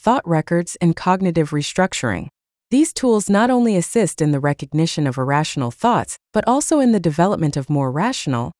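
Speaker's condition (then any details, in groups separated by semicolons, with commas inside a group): No condition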